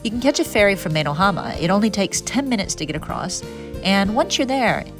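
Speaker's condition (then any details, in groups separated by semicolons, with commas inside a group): No condition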